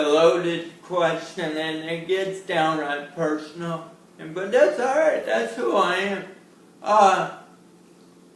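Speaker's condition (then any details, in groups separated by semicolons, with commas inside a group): Cerebral palsy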